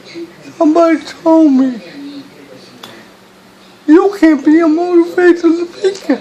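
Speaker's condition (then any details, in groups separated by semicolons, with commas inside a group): Cerebral palsy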